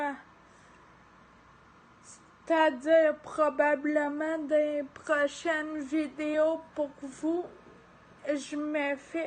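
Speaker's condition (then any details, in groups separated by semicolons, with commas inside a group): Ataxia; degenerative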